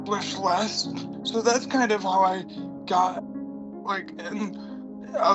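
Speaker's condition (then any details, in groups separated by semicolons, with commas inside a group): Cerebral palsy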